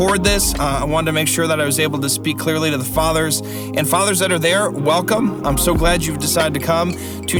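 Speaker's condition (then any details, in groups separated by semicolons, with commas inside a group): No condition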